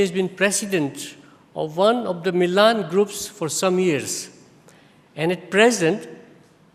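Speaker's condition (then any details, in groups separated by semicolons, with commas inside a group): No condition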